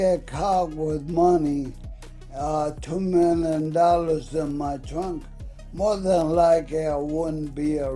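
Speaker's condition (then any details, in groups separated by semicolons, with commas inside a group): ALS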